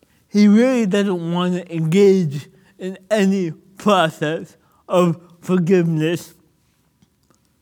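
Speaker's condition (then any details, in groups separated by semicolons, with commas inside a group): Cerebral palsy; limited body control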